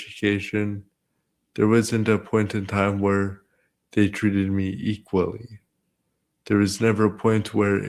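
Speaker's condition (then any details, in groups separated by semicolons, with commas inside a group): Cerebral palsy; present from birth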